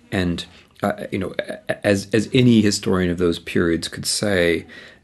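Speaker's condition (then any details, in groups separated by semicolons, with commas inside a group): No condition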